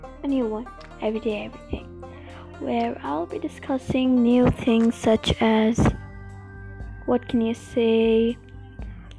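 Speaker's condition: No condition

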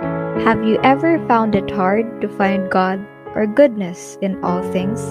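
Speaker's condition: No condition

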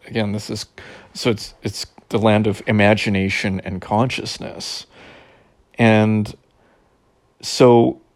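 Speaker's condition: No condition

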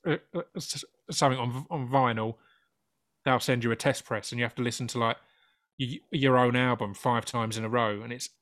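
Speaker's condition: Stammer; well controlled, hidden through years of stage performing in music; stammers on certain words, especially initial w, extra line preparation usually prevents stammering; repeated words, prolonged sounds

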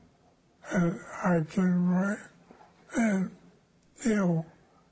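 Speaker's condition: ALS; slower form, onset age 52 with hand weakness, head trauma suspected, diagnosed at Mount Sinai hospital; body starting to fail, types with thumbs, new treatment by Dr. Merit Sukovich slowing progression; voice lost its timbre

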